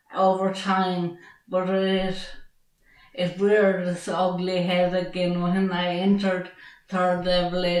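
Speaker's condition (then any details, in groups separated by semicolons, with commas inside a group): Traumatic brain injury; severe, car crash, cognitive challenges; several years since injury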